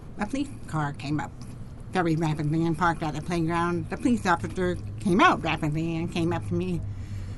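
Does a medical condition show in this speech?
Yes: deafness; genetic hereditary nerve deafness, born hearing or hard of hearing, profoundly deaf by age five; cochlear implants for a couple of years, bypass damaged nerve, formerly hearing aids, groups still hard; deaf-sounding voice, mistaken for drunk slurring, sometimes taken as German accent, speech learned while hearing.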